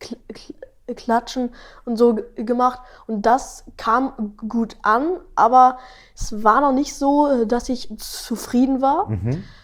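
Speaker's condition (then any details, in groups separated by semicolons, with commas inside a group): Stuttering; 12-year-old boy; stutters a lot in this conversation while talking about stuttering; no stuttering singing with melody, stutters rapping without melody, little in own podcast, speaks fast; repeated sounds, blocks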